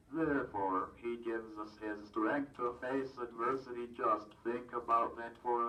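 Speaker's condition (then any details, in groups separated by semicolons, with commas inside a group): Cerebral palsy, athetoid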